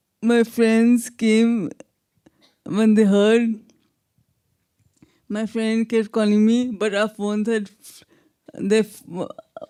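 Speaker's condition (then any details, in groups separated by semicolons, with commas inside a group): Traumatic brain injury, severe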